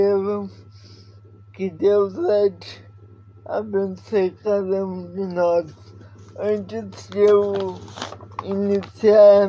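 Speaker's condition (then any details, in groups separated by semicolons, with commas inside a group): Paralysis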